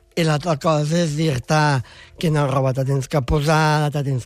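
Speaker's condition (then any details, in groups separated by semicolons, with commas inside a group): Down syndrome; congenital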